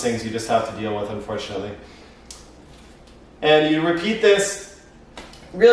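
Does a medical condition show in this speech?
No.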